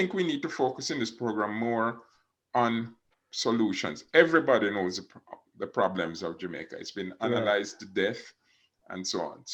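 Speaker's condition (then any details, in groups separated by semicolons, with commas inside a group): No condition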